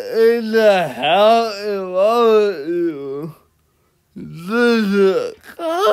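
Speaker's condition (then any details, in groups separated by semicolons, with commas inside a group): Cerebral palsy; one hand affected; atypical speech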